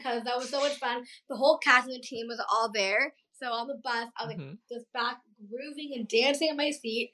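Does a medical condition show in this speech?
Yes: Down syndrome; past speech therapy.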